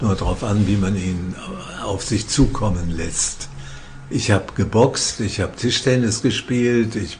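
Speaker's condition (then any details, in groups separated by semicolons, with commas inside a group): Parkinson's disease; feels as if not having Parkinson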